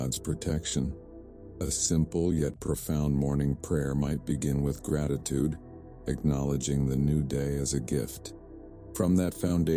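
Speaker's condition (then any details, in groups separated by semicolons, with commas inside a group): No condition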